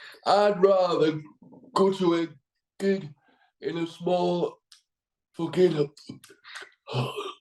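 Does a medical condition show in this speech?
Yes: cerebral palsy.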